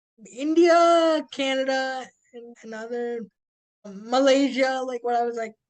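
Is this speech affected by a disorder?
Yes: spastic quadriplegic cerebral palsy.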